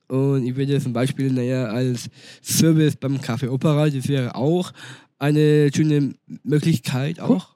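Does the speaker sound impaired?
Yes: Down syndrome; speaks German and fluent English, had tutoring to practise speaking German.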